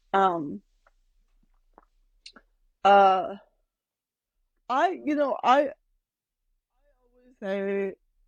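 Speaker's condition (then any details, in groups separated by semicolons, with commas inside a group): Cerebral palsy, mild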